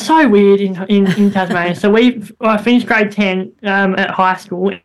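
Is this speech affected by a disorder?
Yes: bilateral cleft lip and palate; congenital bilateral, many operations from 3 months, hip bone graft to mouth, pharyngeal flap throat operation; young adult, speech therapy throughout life, still cannot say th sound well; childhood voice squeaky, very airy and nasal, th and sh sounds hard, much improved.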